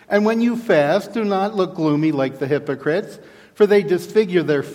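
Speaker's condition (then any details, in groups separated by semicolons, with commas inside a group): No condition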